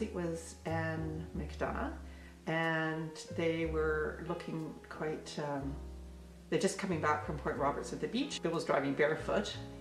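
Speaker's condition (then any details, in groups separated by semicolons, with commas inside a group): No condition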